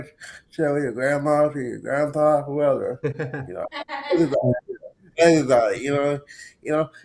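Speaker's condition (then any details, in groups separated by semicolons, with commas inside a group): Cerebral palsy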